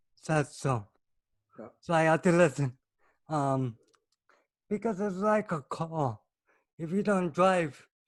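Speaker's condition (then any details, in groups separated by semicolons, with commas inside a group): Cerebral palsy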